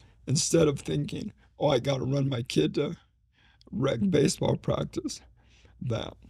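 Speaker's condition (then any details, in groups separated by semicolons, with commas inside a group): ALS; needs voice rest during conversation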